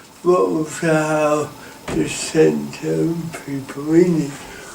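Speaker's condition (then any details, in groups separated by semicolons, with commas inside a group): Cerebral palsy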